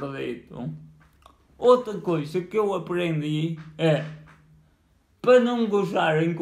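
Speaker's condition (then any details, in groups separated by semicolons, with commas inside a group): Cerebral palsy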